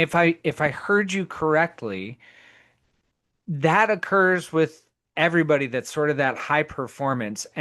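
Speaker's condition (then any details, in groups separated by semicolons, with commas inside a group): No condition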